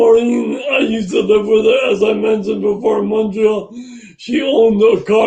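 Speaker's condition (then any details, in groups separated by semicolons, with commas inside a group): Brain injury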